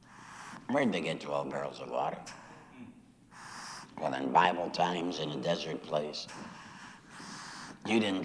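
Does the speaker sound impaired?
Yes: laryngectomy after throat cancer, voice prosthesis; throat cancer treated with chemo and radiation.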